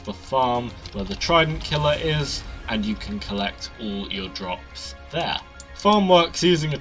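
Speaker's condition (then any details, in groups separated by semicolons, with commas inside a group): No condition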